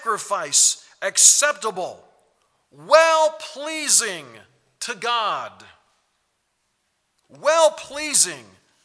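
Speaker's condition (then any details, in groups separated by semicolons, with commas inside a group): No condition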